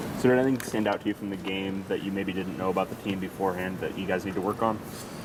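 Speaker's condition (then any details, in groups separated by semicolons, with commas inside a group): No condition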